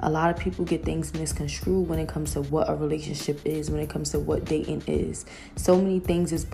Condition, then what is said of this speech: None; typical speech.